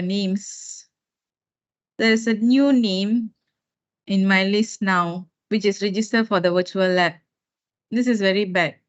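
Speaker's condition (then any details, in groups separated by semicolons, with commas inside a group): No condition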